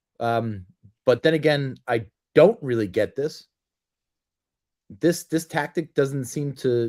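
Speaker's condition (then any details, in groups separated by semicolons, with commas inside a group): No condition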